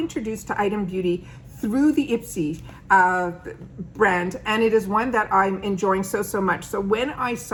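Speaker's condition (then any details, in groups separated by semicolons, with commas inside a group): No condition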